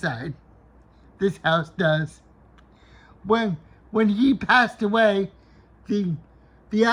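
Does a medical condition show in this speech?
Yes: cerebral palsy.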